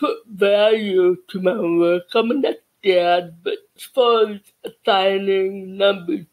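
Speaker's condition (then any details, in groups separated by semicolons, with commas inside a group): Cerebral palsy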